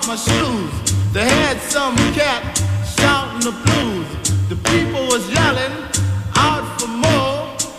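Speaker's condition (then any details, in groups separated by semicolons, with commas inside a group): No condition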